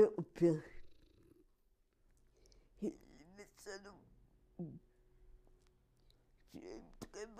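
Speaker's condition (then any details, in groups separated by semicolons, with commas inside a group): Cerebral palsy; associated cognitive troubles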